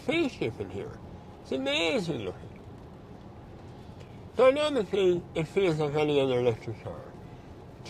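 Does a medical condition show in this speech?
Yes: mouth cancer surgery.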